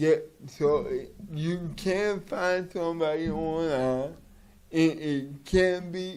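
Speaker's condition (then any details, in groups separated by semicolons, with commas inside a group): Cerebral palsy; from birth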